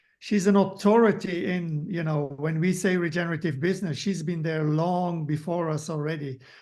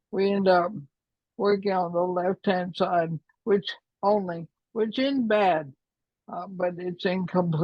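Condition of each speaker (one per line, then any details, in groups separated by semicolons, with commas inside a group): No condition
ALS; affects hands and voice; trouble speaking, voice affected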